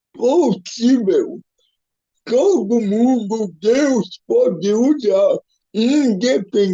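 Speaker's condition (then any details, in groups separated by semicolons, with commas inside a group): Cerebral palsy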